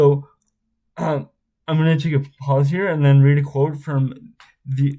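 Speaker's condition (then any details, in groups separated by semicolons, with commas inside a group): Spastic cerebral palsy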